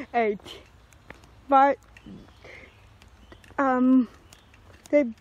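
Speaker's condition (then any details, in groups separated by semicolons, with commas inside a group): Speech apraxia; trouble producing speech sounds correctly despite knowing intended words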